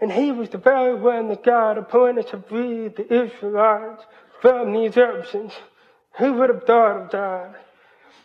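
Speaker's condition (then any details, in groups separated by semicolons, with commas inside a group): Hearing loss, cochlear implant; hears about 80% with cochlear implant, hears but does not always understand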